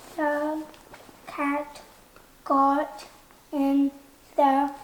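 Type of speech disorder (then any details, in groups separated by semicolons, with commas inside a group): Severe apraxia of speech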